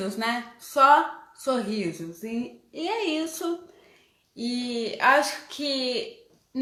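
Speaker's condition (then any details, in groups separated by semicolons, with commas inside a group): Cerebral palsy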